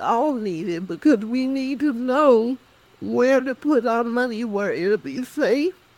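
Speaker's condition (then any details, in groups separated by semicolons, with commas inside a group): Cerebral palsy; cognition intact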